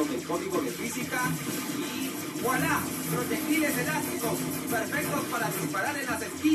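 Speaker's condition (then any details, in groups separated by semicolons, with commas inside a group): No condition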